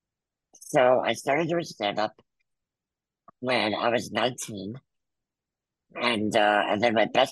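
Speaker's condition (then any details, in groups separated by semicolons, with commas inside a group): Muscular dystrophy; congenital, wheelchair user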